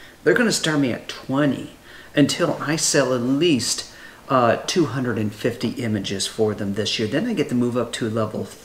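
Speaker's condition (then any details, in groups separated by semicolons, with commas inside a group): No condition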